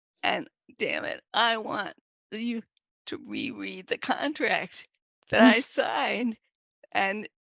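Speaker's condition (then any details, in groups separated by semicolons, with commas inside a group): Multiple sclerosis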